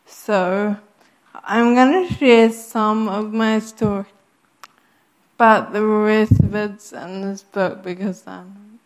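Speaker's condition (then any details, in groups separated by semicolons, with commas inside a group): Friedreich's ataxia; cannot speak if quiet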